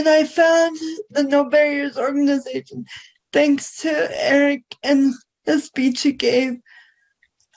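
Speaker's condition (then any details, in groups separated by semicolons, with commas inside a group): Cerebral palsy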